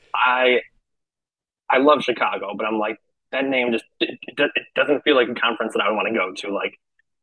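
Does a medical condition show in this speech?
Yes: stutter; stutter since age 6, almost 20 years before trying to overcome it, began public speaking around 25; stutter still present, learning to use it better and fear it less; could never speak fluently in school talks or speech classes, public speaking a disaster; here repeated sounds, blocks.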